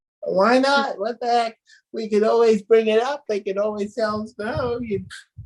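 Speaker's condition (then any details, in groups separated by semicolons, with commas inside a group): Cerebral palsy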